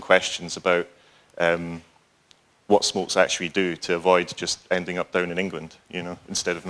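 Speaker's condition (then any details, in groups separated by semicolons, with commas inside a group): No condition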